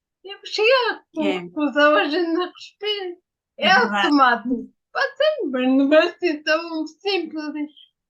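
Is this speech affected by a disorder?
Yes: ataxia; ataxia after brain injury.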